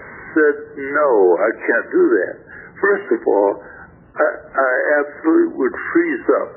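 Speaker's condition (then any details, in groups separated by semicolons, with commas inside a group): Stroke affecting throat muscles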